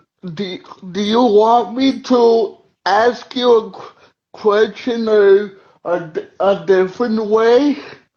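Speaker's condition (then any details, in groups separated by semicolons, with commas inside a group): Cerebral palsy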